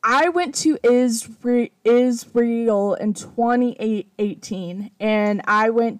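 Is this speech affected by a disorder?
Yes: stuttering; stutter since childhood, speech therapy from kindergarten to seventh grade, speech therapist gave up then; sometimes barely able to speak, word blocks, throat feels closing before groups, crying worsens stutter; here repeated sounds, prolonged sounds.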